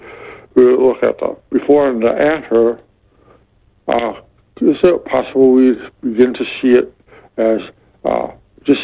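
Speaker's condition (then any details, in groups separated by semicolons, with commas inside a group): Medication-induced speech impediment; speech impediment caused by Abilify; trying hard to make self understood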